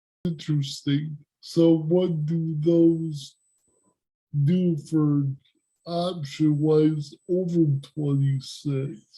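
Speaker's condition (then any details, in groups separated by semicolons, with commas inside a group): Cerebral palsy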